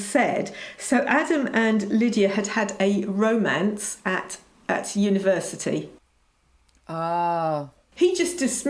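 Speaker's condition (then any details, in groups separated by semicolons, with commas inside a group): No condition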